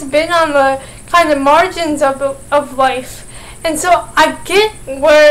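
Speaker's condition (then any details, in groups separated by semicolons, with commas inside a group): Cerebral palsy, mild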